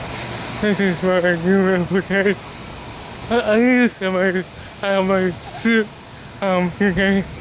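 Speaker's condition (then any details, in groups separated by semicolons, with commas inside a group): Cerebral palsy; speech disability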